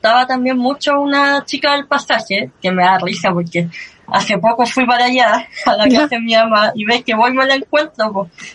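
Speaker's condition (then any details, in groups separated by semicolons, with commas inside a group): Cleft lip and palate; since early childhood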